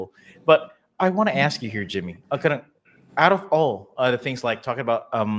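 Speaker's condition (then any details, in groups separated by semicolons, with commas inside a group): No condition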